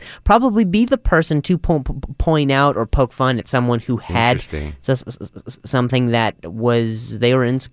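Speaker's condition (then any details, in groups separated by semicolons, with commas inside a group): Stutter; acquired, softball grounder to throat while playing shortstop, then head hit on ground in fall; many speech therapy classes since, seen pathologists and neurologists, voice teacher helps with singing; singing sometimes helps; repeated sounds, blocks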